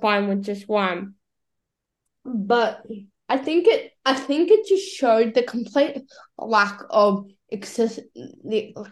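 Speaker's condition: Cerebral palsy; carries spare cochlear implant

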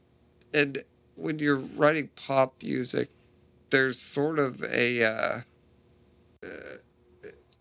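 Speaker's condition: Duchenne muscular dystrophy; stem cell therapy study begun about 12 to 13 years ago

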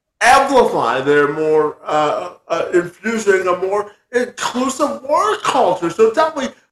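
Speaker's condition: Spastic quadriplegia cerebral palsy; severe

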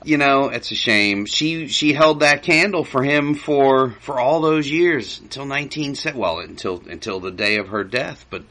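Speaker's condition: No condition

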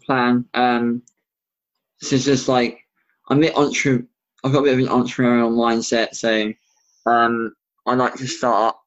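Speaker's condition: Bilateral cleft lip and palate; congenital, severe

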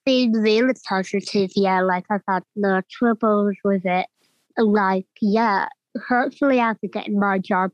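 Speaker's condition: Cleft palate; congenital

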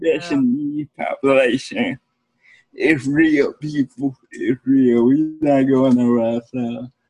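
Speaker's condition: Cerebral palsy; present from birth

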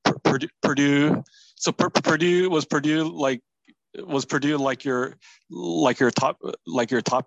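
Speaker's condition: Stuttering; stuttering since at least high school; stuttered sometimes during high school team practice, kept stutter private; repeated sounds, blocks

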